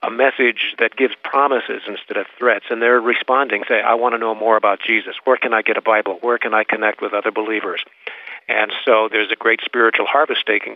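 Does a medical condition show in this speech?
No.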